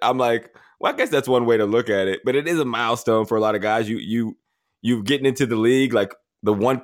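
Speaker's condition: No condition

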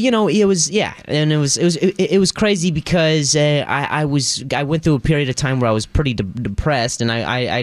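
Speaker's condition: Stutter, acquired after head injury; acquired in adulthood in Los Angeles, softball grounder hit throat at shortstop, fell backwards; voice lessons and breathing exercises for more control; high voice, stutters saying home city name, learned to sing; repeated sounds, repeated words

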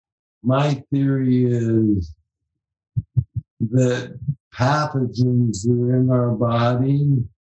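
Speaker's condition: ALS; spasticity

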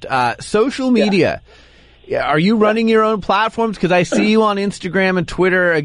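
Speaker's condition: No condition

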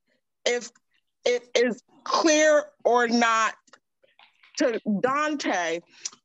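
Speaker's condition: Aphasia; difficulty thinking how to spell words, unable to text

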